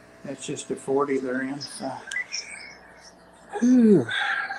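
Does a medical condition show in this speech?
No.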